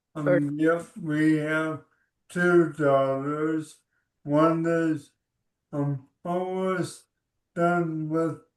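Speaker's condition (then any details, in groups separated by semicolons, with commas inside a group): ALS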